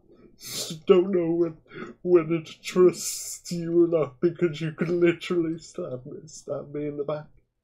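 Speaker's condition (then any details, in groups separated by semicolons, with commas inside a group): Quadriplegic cerebral palsy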